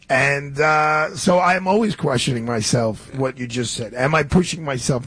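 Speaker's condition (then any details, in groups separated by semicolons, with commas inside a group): No condition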